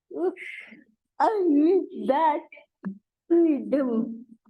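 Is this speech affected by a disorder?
Yes: cerebral palsy.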